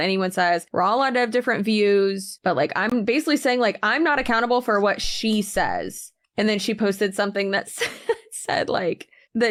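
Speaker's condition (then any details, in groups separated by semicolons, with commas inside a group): No condition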